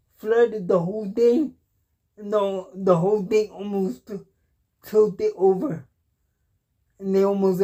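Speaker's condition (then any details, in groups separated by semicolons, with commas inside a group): Cerebral palsy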